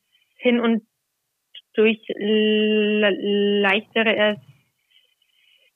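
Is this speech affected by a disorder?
Yes: stuttering; covert stuttering hidden over ten years, avoided words anticipated to be stuttered; no longer hidden, reads Gospel in church, practices reading at home beforehand; reading aloud in church not stutter-free; here prolonged sounds, blocks.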